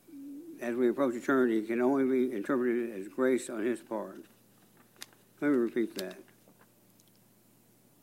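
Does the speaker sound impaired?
Yes: Parkinson's disease; onset age 49, worsened after 7 years, deep brain stimulation, six surgeries at Vanderbilt Hospital; 17 years since onset, progressive, accelerated during oral cancer treatment, weak, immunotherapy at West Clinic.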